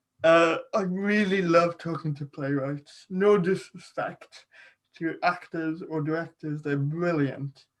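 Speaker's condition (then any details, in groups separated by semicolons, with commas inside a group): Cerebral palsy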